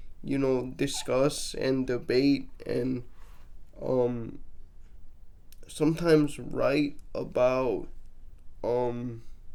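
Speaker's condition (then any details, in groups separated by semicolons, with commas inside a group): Cerebral palsy, mixed, mild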